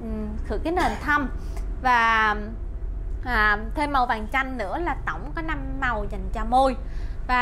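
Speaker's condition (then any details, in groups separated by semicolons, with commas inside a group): No condition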